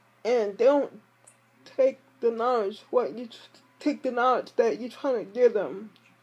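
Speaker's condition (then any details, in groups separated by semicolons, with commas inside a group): Speech impairment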